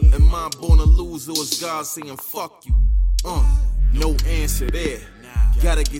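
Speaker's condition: No condition

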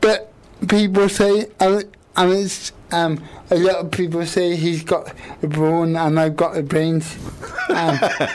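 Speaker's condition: Quadriplegic cerebral palsy; age 28

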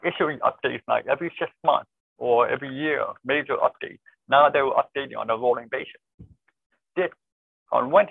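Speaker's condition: Deafness, born deaf, cochlear implant

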